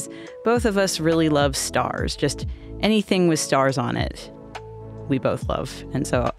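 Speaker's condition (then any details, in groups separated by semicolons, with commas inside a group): No condition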